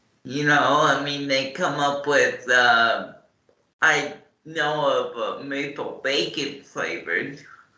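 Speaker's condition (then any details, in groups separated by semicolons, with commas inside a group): Cerebral palsy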